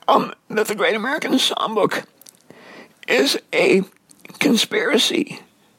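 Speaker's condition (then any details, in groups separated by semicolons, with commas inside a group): Dysphonia; sometimes squeakier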